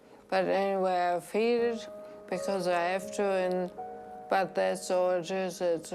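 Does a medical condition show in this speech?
Yes: traumatic brain injury, severe.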